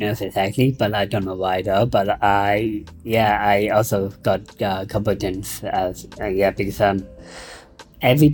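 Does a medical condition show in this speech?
Yes: Down syndrome; intellectual disability.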